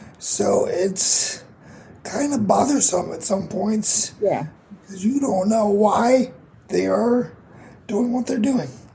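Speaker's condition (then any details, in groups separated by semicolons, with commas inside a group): Cerebral palsy; voice audibly affected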